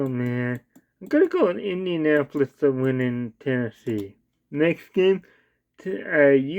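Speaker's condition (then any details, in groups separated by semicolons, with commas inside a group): Cerebral palsy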